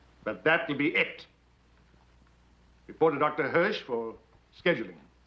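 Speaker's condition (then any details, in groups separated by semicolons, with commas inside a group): No condition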